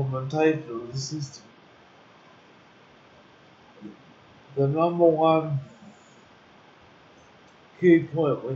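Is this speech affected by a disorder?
Yes: cerebral palsy; uses wheelchair.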